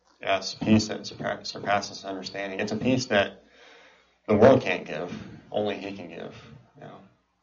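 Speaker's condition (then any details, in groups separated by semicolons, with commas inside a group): Cleft palate and cleft lip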